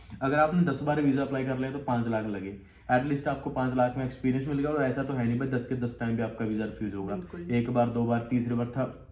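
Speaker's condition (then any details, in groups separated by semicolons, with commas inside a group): No condition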